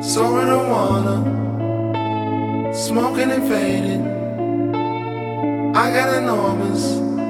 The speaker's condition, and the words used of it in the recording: None; typical speech.